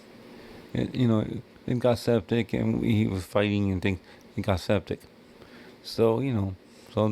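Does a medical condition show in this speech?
Yes: cerebral palsy; wheelchair user.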